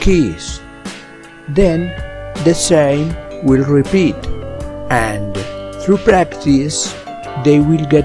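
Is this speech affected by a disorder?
No.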